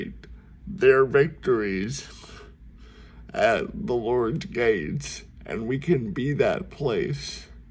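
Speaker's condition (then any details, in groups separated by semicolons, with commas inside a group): Cerebral palsy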